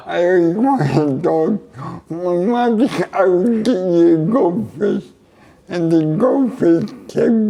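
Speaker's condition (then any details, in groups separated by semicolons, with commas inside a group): Cerebral palsy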